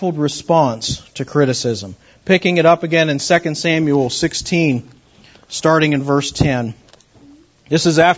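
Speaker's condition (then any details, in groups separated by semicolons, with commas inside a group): No condition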